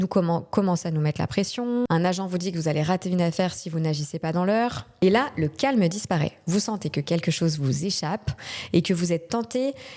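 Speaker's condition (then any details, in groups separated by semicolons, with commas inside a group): No condition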